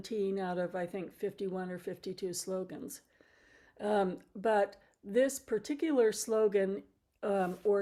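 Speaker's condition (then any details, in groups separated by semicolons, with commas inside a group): No condition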